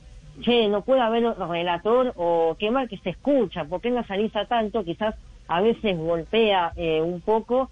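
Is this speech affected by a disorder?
Yes: cleft lip; congenital cleft lip, only lip affected, lip not yet surgically corrected; wearing orthodontic braces, removal expected mid or end of year; nasal pronunciation, reduced diction, voice not produced normally, difficulty noticeable in broadcasts.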